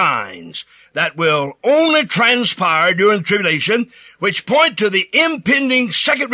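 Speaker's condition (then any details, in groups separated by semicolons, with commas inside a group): No condition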